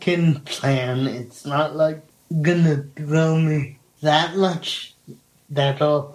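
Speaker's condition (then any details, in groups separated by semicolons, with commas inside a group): Cerebral palsy; feels picking up host's stammer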